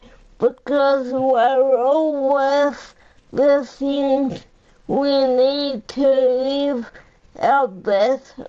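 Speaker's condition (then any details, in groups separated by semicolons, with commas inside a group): Cerebral palsy; uses a power chair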